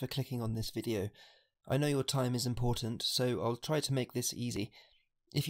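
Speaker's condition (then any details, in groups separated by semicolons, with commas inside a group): No condition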